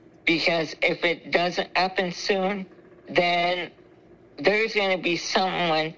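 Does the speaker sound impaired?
Yes: spinal muscular atrophy; congenital, terminal, given 10 years to live, feeding tube, ventilator, cough assist, suction machine, nebulizers, CPT vest; night ventilator 13 hours, lung medications every 4 hours, no breathing treatment 48 hours, oxygen standby; trouble chewing and swallowing, high choking risk, secretions stay in lungs, fluids via feeding tube.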